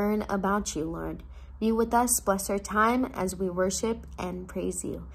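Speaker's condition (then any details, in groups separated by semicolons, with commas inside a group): No condition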